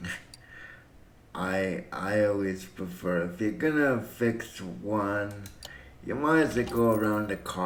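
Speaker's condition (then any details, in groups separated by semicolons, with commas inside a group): Cerebral palsy; breathing fine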